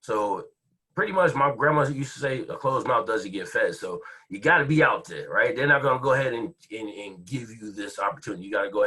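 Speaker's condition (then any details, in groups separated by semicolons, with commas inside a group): No condition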